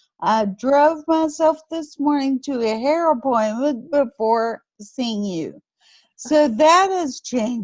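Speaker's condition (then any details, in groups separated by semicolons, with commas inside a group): Friedreich's ataxia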